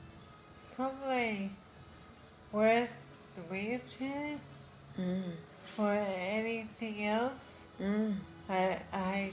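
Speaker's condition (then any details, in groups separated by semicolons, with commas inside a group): Friedreich's ataxia; diagnosed in childhood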